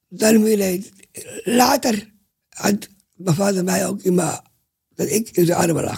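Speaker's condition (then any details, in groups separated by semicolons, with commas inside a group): Down syndrome; congenital, present since birth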